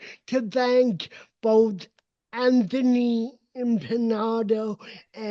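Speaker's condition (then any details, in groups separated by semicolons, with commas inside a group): Cerebral palsy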